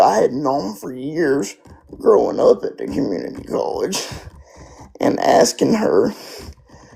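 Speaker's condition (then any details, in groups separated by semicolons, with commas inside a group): Spastic quadriplegic cerebral palsy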